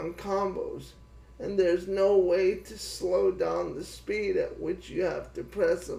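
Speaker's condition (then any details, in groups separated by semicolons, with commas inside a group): Cerebral palsy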